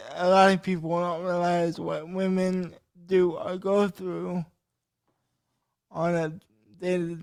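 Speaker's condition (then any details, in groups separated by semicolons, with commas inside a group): Cerebral palsy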